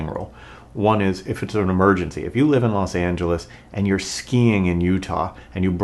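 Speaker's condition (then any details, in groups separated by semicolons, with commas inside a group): No condition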